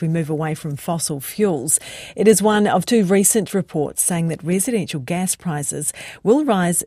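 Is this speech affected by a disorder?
No.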